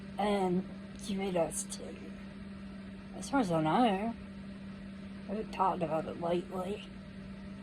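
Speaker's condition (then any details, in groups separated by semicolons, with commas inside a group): Cerebral palsy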